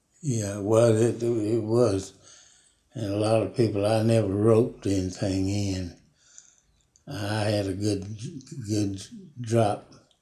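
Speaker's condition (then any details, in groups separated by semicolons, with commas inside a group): Parkinson's disease; fallen 19 times in yard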